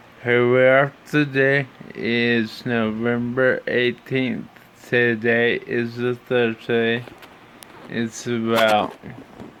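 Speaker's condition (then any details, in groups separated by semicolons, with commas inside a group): Brain injury (brain shearing); voice sounds poor, hard to sing or accentuate, weak throat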